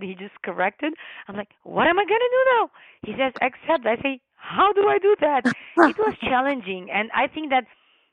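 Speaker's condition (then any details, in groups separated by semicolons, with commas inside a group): No condition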